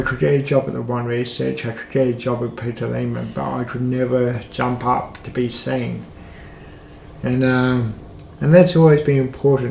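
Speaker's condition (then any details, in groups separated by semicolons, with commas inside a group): Cerebral palsy, mild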